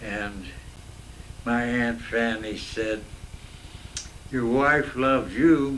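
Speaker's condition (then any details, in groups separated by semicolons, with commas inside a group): Myasthenia gravis; neurological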